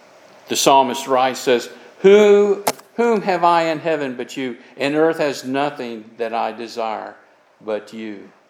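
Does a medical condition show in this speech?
No.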